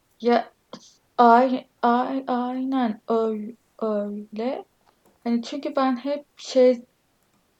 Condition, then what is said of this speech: Stuttering. Yani hani şu anda işte ben de çok kekeliyorum ve hani şeyi anlayın iş diyorum